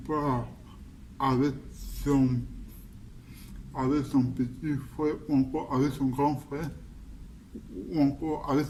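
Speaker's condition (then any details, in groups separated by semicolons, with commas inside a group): Cerebral palsy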